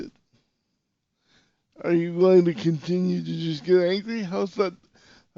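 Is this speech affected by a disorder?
Yes: cerebral palsy.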